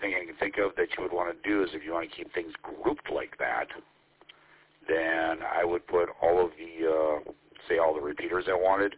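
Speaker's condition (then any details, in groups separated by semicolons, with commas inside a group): No condition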